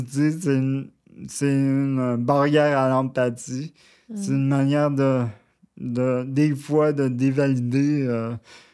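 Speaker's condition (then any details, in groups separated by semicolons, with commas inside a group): Cerebral palsy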